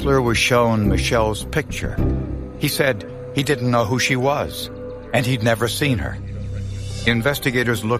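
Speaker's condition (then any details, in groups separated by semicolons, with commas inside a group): No condition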